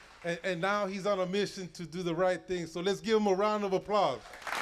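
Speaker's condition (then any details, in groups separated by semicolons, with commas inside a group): No condition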